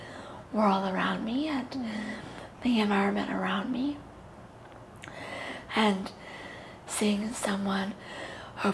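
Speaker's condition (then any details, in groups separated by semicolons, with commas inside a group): Cerebral palsy; very premature birth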